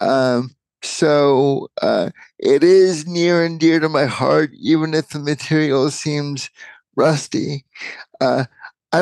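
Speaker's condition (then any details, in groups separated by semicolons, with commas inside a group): Cerebral palsy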